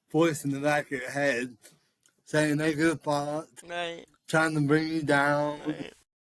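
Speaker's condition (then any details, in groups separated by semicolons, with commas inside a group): Cerebral palsy; all four limbs, mainly upper body, coordination affected, implanted pump; childhood physical therapy, pump battery replaced periodically; speech affected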